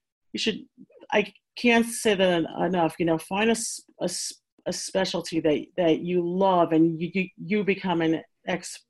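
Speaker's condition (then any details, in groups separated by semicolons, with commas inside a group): Stuttering; person who stutters, personal experience of stuttering, involved in support groups for adults who stutter; earlier felt speech not fluent enough to specialize in stuttering therapy; repeated sounds, repeated words, prolonged sounds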